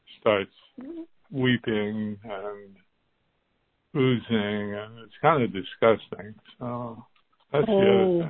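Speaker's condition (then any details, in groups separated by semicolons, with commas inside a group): Parkinson's; infusions finished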